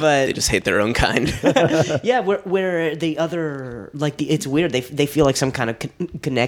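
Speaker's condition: Stutter; repeats words, phrases and initial sounds; repeated sounds, repeated words

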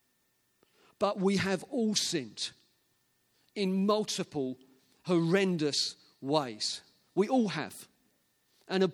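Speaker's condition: No condition

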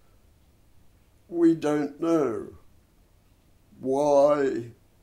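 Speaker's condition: Dystonia and cerebral palsy; hard-to-diagnose

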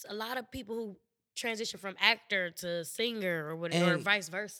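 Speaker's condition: No condition

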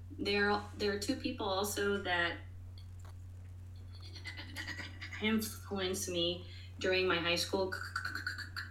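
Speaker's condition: Stuttering; moments of stuttering expected, offers to repeat things if needed; repeated words, blocks

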